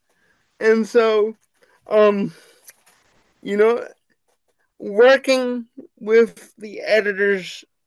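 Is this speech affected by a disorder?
Yes: cerebral palsy; wheelchair bound.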